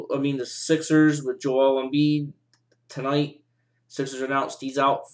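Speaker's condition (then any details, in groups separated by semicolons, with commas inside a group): No condition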